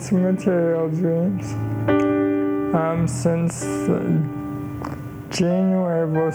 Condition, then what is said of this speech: ALS (motor neuron disease). You can imagine that his voice hasn't always sounded like this.